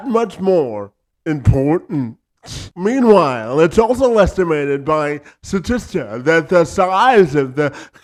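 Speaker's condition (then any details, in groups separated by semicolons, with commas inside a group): Cerebral palsy; present from birth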